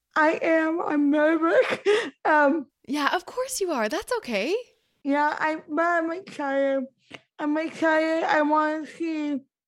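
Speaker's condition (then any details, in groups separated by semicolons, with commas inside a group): Cerebral palsy; speaks concisely and quickly to hold listeners' attention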